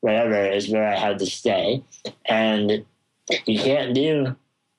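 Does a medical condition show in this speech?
Yes: spinal muscular atrophy; congenital, progressive muscle wasting, legs, arms, jaw, tongue, never crawled, sat or walked unassisted, wheelchair since about two; wheelchair user, cannot move self, can be moved by others; jaw and tongue weakness affects talking, sounds mumbly, at times difficult to understand.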